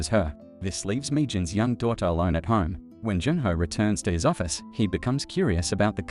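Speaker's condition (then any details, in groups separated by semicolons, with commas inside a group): No condition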